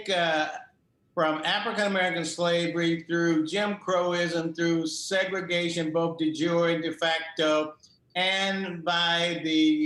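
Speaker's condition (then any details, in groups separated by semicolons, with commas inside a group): No condition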